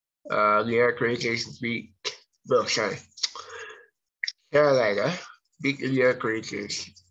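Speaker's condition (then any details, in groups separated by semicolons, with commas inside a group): Cerebral palsy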